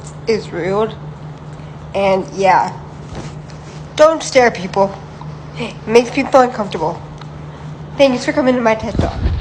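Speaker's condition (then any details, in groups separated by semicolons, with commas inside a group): Cerebral palsy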